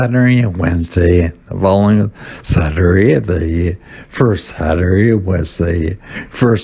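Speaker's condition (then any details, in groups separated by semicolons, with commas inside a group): Spasmodic dysphonia; abductor form, deep brain stimulation implant; deep brain stimulation off; wispy voice, hard to understand with stimulation off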